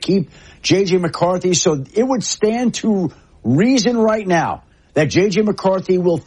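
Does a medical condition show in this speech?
No.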